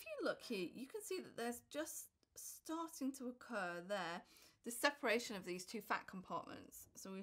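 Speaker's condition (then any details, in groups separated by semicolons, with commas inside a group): No condition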